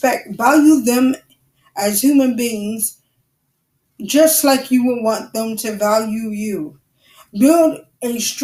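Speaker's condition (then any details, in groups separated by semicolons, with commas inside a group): Cerebral palsy; wheelchair user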